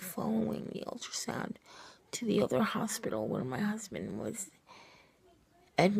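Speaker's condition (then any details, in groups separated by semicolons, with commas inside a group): Cerebral palsy, triplegia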